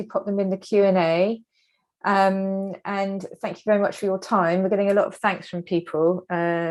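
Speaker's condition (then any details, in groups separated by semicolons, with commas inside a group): No condition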